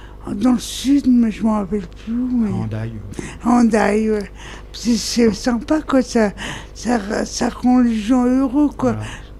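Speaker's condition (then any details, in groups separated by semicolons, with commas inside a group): Traumatic brain injury; car accident, hemiplegia; about 25 years since accident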